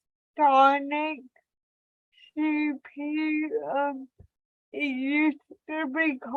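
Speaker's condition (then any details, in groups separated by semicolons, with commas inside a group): Cerebral palsy; much uncontrollable movement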